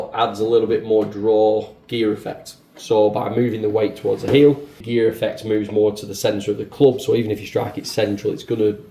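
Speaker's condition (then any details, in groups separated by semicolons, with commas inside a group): No condition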